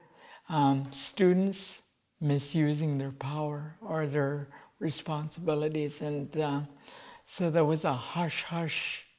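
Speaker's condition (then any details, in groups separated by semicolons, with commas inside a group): Cerebral palsy; present from birth, late diagnosis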